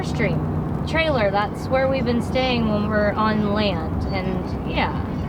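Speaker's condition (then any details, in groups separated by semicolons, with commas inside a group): No condition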